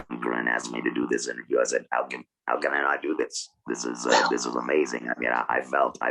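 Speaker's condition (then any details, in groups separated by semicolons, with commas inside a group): Laryngectomy, oesophageal; total laryngectomy and glossectomy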